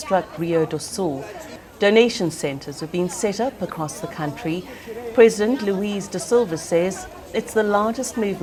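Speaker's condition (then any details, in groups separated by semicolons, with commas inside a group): No condition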